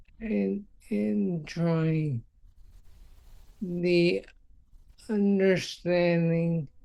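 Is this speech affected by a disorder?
Yes: multiple sclerosis.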